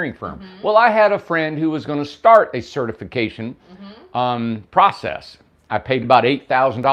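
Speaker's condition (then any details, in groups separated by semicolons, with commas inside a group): No condition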